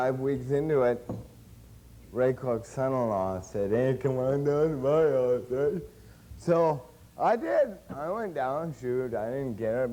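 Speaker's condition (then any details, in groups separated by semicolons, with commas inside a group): Cerebral palsy; since birth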